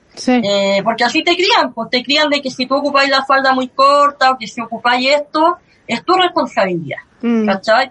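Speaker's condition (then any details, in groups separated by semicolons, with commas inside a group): Cleft lip and palate; since early childhood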